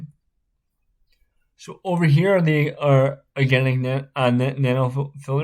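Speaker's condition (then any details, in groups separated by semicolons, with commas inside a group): Spastic cerebral palsy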